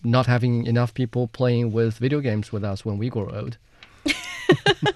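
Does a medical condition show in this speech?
No.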